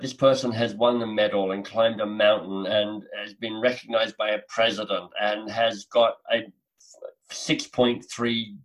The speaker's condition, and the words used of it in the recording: Cleft palate. So I've got this kind of what I would consider a minor form of, I'm not sure what the language is.